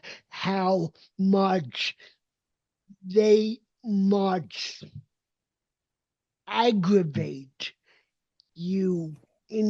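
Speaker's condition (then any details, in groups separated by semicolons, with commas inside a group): Cerebral palsy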